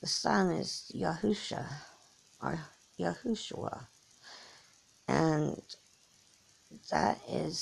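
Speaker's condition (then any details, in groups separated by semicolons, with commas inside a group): Cerebral palsy; from birth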